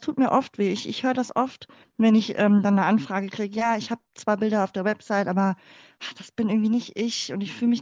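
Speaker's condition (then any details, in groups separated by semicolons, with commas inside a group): Cleft palate; infant feeding difficulty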